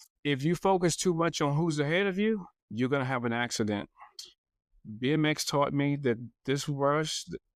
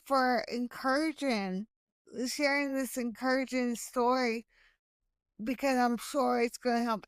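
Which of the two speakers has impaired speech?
The second: hemiplegic cerebral palsy; hemiplegic, one side affected, birth asphyxia and stroke.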